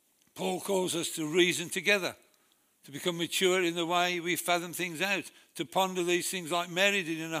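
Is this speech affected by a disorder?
Yes: Parkinson's disease; Parkinson's with arthritis.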